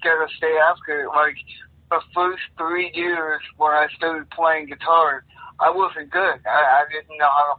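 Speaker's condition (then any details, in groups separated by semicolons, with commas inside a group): Cerebral palsy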